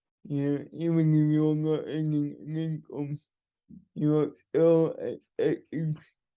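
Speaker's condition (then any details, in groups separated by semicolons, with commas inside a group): Cerebral palsy; wheelchair user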